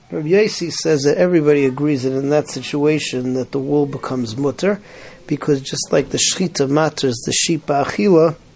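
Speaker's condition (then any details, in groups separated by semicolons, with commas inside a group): No condition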